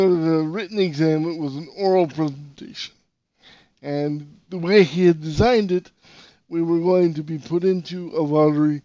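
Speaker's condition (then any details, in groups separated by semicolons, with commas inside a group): Cerebral palsy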